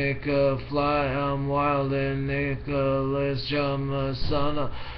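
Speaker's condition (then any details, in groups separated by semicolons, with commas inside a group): Brain injury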